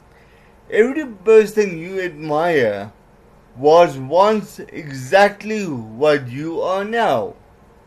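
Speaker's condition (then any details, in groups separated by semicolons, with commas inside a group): Cerebral palsy; some words unclear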